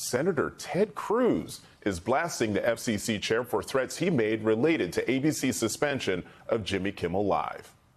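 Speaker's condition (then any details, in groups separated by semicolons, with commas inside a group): No condition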